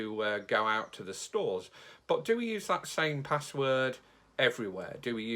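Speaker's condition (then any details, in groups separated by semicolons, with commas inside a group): No condition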